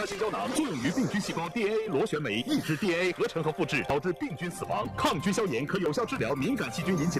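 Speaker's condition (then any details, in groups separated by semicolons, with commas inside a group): No condition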